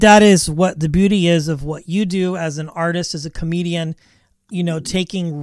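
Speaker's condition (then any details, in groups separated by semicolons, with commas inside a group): No condition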